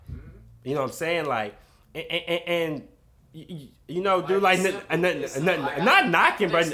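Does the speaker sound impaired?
Yes: stuttering; noticeable stutter heard on earlier podcast recording about a year ago, expects to stutter on this podcast; here repeated sounds, blocks.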